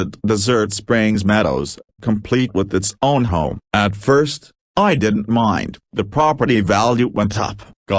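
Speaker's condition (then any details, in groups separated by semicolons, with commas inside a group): No condition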